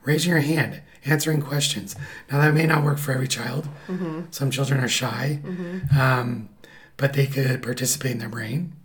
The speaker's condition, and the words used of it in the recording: Vocal cord paralysis. So, that's why my voice sounds this way.